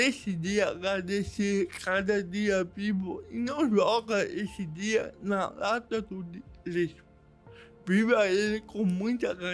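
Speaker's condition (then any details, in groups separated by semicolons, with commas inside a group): Cerebral palsy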